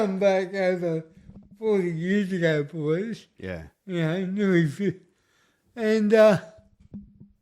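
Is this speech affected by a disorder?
Yes: cerebral palsy; speech noticeably affected.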